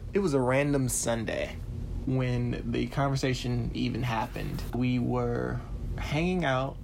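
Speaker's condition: No condition

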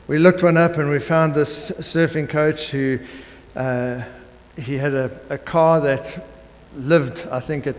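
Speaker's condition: No condition

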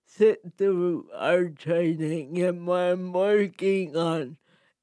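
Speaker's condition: Cerebral palsy with speech impediment

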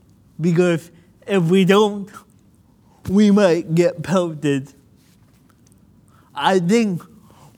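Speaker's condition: Cerebral palsy; birth oxygen loss

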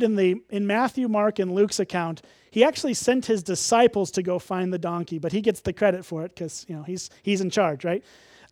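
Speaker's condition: No condition

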